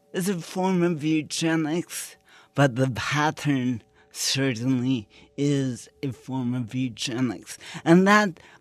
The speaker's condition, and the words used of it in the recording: Cerebral palsy. I have no idea who I'd be without my tremoring, intense muscles, slurring tongue.